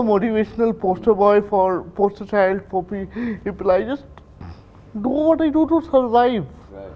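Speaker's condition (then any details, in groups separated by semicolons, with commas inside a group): Cerebral palsy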